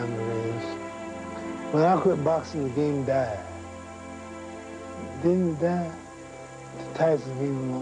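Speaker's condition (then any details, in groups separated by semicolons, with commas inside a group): Parkinson's syndrome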